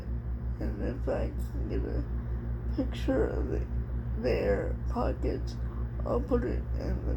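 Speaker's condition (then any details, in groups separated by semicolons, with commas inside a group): Cerebral palsy; dystonia in hands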